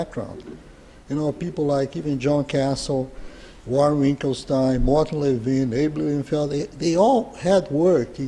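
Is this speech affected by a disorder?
No.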